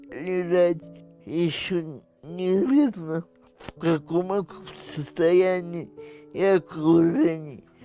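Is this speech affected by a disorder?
Yes: cerebral palsy.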